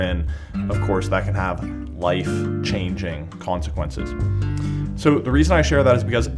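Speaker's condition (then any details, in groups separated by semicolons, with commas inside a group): No condition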